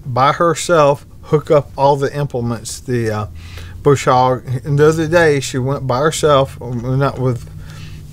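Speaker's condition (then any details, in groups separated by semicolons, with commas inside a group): ALS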